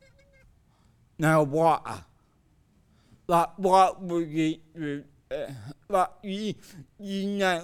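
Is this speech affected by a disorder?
Yes: cerebral palsy.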